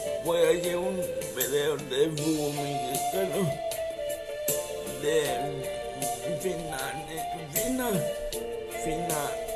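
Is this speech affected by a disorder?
Yes: cerebral palsy; uses wheelchair.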